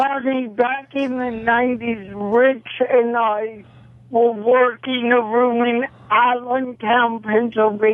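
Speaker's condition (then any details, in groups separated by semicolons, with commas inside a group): Cerebral palsy; causes shaking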